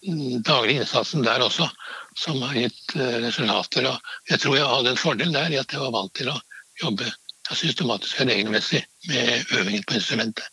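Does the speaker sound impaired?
Yes: Parkinson's disease; diagnosed around age 65, father also had Parkinson's after age 80, early reduced hand flexibility.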